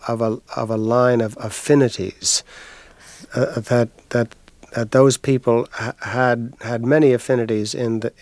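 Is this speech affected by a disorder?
Yes: stutter; here repeated sounds, repeated words.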